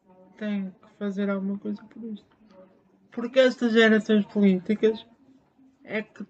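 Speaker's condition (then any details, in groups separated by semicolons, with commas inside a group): Spastic cerebral palsy; spastic motor type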